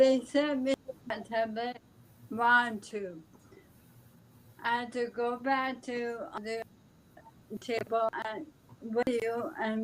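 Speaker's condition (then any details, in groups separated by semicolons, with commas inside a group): ALS; speech affected but still understandable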